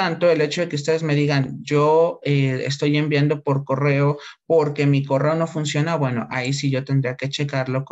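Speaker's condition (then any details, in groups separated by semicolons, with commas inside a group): No condition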